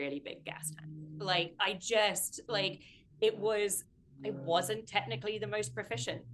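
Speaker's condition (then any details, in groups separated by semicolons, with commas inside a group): No condition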